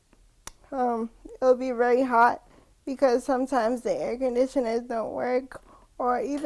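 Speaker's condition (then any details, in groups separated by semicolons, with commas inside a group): Cerebral palsy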